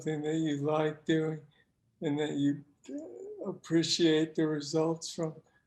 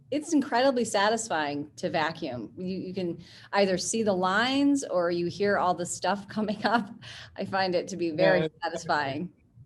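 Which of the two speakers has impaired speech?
The first: Parkinson's disease; young onset, deep brain stimulation surgery.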